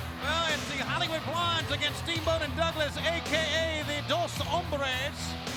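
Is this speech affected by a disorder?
No.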